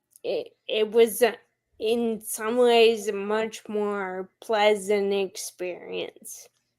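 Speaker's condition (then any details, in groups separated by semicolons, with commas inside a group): Friedreich's ataxia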